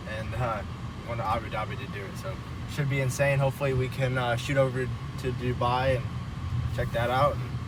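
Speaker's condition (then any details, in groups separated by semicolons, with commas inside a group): No condition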